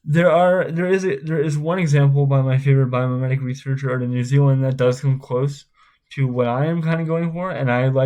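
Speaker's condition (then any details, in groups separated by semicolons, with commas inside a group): Spastic cerebral palsy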